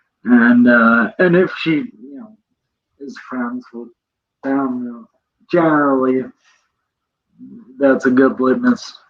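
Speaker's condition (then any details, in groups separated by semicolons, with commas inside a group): Cerebral palsy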